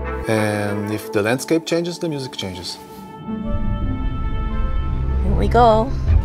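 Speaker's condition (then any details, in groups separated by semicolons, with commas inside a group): No condition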